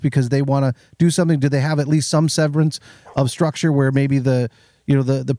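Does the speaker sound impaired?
No.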